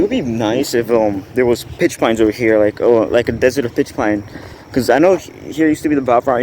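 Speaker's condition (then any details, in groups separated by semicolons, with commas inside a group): No condition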